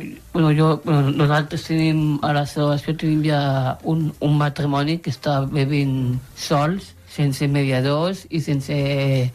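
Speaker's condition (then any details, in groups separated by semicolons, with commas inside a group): Down syndrome; adult, 30 years old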